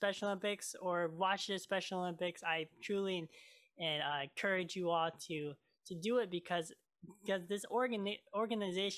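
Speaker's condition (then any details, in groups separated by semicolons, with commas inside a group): Cleft lip and palate; cleft made eating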